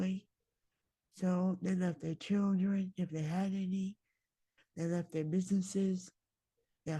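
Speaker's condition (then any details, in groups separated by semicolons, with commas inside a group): Myasthenia gravis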